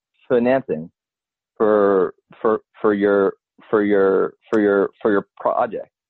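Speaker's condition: Stutter; years ago caused strong fear of answering the phone; ongoing stutter evident in speech; frequent word and phrase repetitions, part-word repetitions, many fillers like um and uh; repeated words, prolonged sounds

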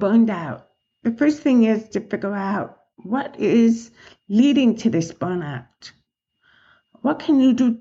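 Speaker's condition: Profound deafness, acquired, profound; progressive hereditary hearing loss, born hearing, hard of hearing childhood, profoundly deaf teen after water-skiing fall; uses captioning device, relies on lip reading, no usable residual hearing

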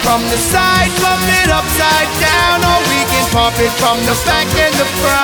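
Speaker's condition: No condition

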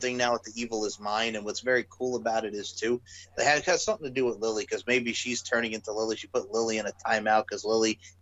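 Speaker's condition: No condition

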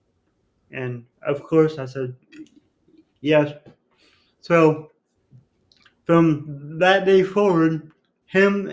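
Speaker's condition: Cerebral palsy; relearned walking

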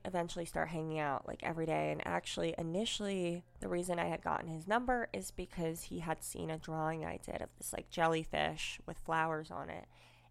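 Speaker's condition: Cleft lip and palate, unilateral

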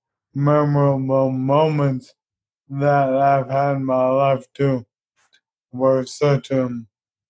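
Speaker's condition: ALS; diagnosed age 29

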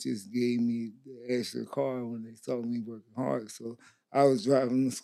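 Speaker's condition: Stroke; slurred speech mother could not understand at onset

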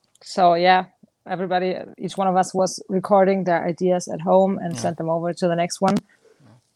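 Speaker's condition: No condition

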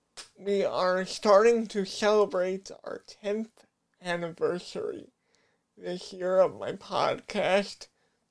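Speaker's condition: Cerebral palsy; brain injury

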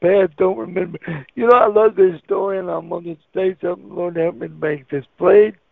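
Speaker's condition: Cerebral palsy; wheelchair user

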